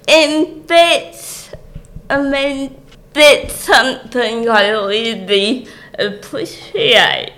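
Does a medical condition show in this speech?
Yes: cerebral palsy; born with cerebral palsy, damage to brain area controlling muscle and movement, childhood physiotherapy and speech therapy, stopped at intermediate; uses wheelchair, difficulty with coordination; speech obviously affected.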